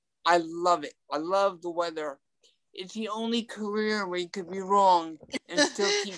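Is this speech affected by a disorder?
Yes: ataxic cerebral palsy; from birth, mild, legs mostly, also arms, walked at about age four; walks short distances, no wheelchair since femur fracture recovery, past physical, occupational, speech therapy; talking affected, tongue affected a little, frequent stuttering in past, improved with speech therapy.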